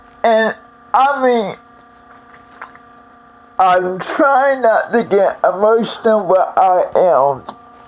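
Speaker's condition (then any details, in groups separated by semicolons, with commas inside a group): Cerebral palsy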